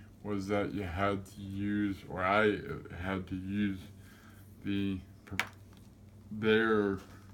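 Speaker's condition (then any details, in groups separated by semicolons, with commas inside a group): Cerebral palsy; affects gait and walking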